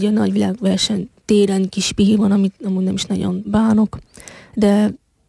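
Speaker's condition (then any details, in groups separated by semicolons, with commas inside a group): Hearing impairment (deaf); uses hearing device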